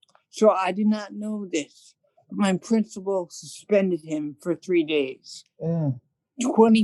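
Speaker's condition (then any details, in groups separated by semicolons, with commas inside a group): Cerebral palsy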